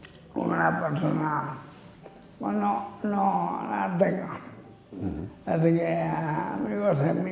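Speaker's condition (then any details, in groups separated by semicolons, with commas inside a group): Amyotrophic lateral sclerosis (ela)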